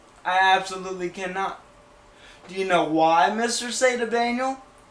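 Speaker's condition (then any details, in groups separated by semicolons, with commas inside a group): Cerebral palsy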